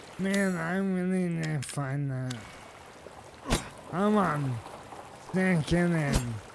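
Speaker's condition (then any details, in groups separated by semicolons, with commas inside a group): ALS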